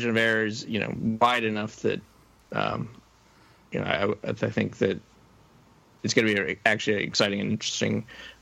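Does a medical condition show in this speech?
No.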